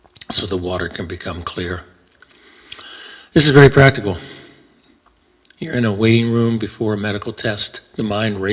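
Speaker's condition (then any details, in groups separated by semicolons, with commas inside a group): No condition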